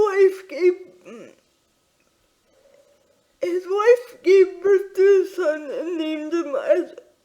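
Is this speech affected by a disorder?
Yes: quadriplegic cerebral palsy.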